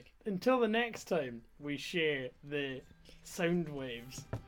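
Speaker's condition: No condition

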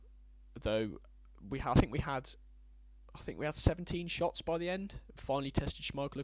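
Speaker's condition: No condition

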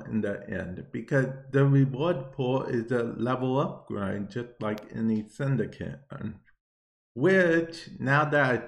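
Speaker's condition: Cerebral palsy; viewer asked why talking like that

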